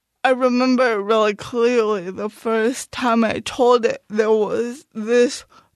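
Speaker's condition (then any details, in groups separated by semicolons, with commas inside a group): Cerebral palsy; speech noticeably affected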